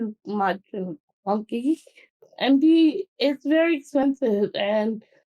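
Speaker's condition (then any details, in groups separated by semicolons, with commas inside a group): Cerebral palsy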